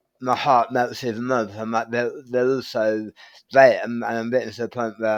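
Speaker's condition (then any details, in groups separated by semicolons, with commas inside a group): Tongue cancer surgery; recovering from major surgery and chemoradiation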